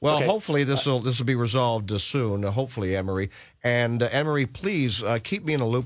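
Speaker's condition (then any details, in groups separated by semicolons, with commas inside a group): No condition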